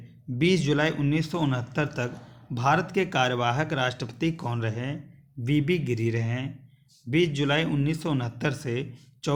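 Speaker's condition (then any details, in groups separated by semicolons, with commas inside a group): No condition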